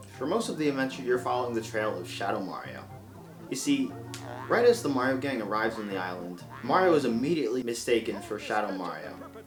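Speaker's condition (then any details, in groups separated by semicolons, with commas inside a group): No condition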